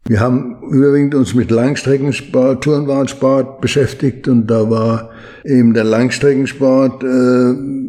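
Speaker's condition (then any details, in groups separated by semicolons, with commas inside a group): Parkinson's disease; Parkinson's disease diagnosed about 20 years ago, slowed movements, limits daily routine, needs much training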